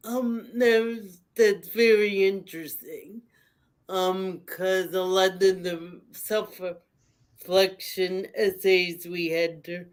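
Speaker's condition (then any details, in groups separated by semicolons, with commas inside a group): Cerebral palsy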